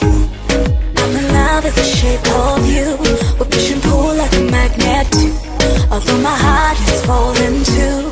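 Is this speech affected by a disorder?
No.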